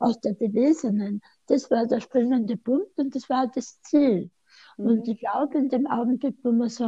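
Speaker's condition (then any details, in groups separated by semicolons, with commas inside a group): Tongue cancer surgery; somewhat impaired, fast, may be unclear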